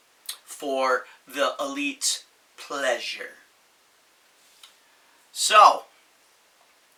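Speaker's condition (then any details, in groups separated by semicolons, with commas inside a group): No condition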